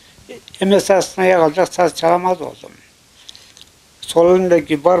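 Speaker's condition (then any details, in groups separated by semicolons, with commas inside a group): Multiple sclerosis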